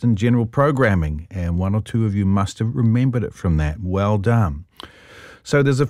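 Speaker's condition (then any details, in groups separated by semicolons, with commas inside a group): No condition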